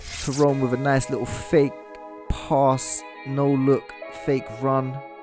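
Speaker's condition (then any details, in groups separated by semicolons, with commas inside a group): No condition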